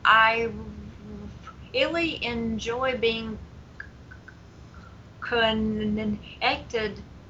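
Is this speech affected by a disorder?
Yes: stuttering; long-standing stuttering, managed over the years; here prolonged sounds, blocks.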